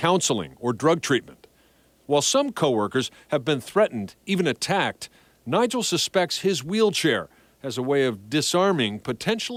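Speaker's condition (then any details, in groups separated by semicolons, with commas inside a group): No condition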